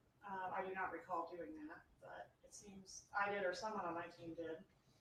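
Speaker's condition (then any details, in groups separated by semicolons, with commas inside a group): No condition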